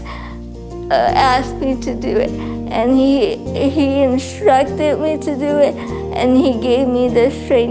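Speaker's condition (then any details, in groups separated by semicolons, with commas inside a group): Cerebral palsy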